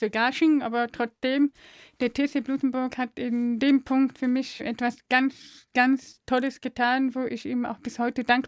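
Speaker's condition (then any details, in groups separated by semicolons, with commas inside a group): Deafness; deaf since birth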